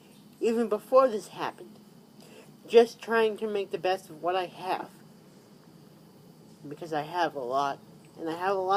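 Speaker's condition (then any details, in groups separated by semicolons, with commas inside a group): Cerebral palsy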